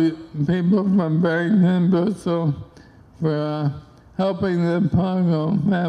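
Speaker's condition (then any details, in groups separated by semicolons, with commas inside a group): ALS; onset left hand and arm, then right arm, spinal stem cells; diagnosed over a year, symptoms 2.5 years, wheelchair, physical therapy; speech expected to be lost, relies on dictation software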